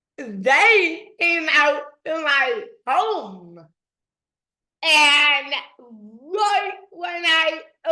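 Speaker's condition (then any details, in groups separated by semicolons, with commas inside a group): Dystonia; affected walking; voice emerged after therapy sessions, previously not talking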